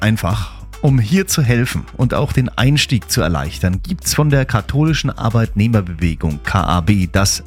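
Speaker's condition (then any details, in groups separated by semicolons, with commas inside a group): No condition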